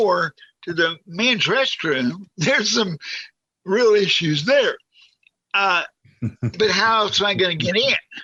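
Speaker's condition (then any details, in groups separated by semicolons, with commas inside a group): Cerebral palsy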